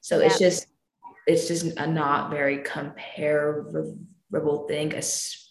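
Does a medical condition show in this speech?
Yes: stutter; aware of talking differently by kindergarten, speech therapy since kindergarten, mother also stutters; teenager, sees school SLP, attends stuttering management camp focused on comfort not fluency; feels confident speaking, uses pseudo-stuttering to advertise stutter to new people; here prolonged sounds, blocks.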